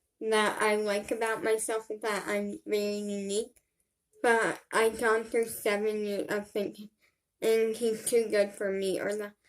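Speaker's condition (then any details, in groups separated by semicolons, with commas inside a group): Brain injury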